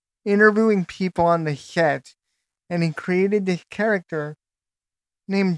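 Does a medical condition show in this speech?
Yes: cerebral palsy; diagnosed at 2, home physical and occupational therapy for fine motor skills, cerebral palsy school at 3; wheelchair user, age 29; vocal ability might be a little different.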